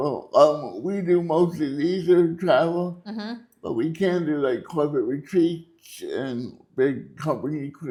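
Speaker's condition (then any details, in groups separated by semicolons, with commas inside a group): Cerebral palsy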